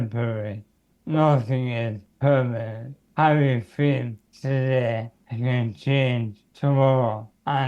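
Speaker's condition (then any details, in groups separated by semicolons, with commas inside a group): Motor neurone disease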